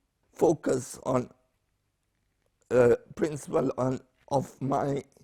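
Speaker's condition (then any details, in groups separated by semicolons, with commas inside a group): Spastic paraplegia with essential tremor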